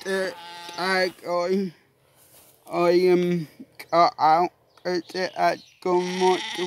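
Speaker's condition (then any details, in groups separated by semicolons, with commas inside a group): Cerebral palsy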